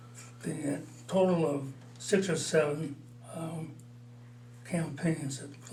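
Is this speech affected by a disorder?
Yes: Parkinson's disease; mild, about four years.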